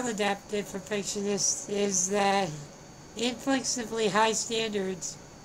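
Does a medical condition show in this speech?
Yes: spinal muscular atrophy.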